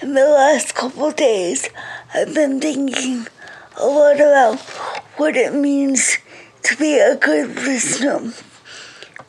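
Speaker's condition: Cerebral palsy; speech affected, reading very slow

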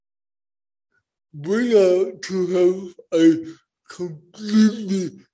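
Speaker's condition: Cerebral palsy; born not breathing

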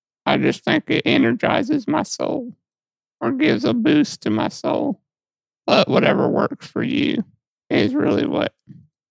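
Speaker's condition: Muscular dystrophy; sees physical therapist

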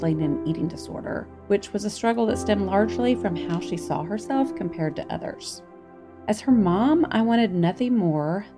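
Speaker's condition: No condition

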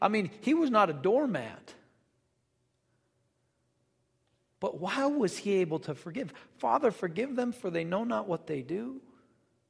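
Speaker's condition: No condition

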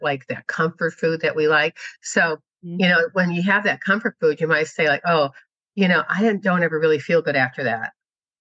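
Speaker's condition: No condition

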